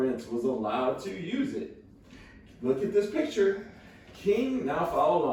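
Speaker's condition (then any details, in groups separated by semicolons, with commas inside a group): No condition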